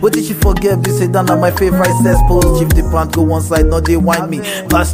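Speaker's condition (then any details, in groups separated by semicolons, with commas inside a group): No condition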